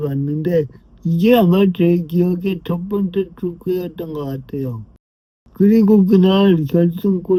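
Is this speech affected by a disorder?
Yes: brain lesion disability.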